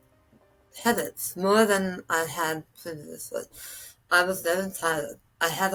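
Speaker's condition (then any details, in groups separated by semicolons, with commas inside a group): Tongue cancer with glossectomy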